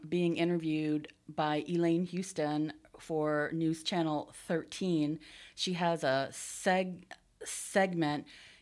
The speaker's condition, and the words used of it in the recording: Stuttering. It just takes us a few moments longer to get our words out.